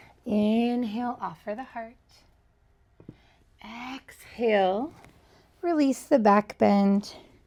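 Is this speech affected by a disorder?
No.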